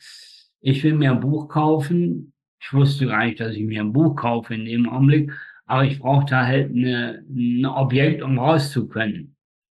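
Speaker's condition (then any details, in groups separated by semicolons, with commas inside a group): Spastic tetraparesis; slightly hoarse from many speeches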